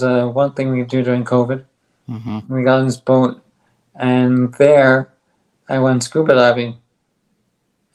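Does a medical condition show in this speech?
Yes: ALS; on drug, stronger bite, speaks better.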